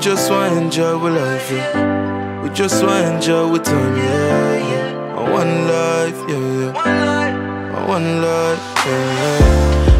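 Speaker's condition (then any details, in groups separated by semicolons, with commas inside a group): No condition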